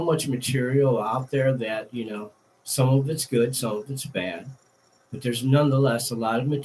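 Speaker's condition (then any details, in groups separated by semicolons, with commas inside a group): No condition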